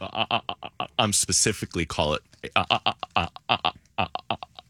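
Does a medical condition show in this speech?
Yes: stuttering; stuttering since age three or four, parents did not stutter, avoided situations in high school; avoidance reduction therapy in high school and college, accepts stuttering openly, stutters everywhere and all the time; core stutter small elongation, avoidance behaviors make it more obvious, voluntary fake stutter sometimes turns real; here repeated sounds, blocks.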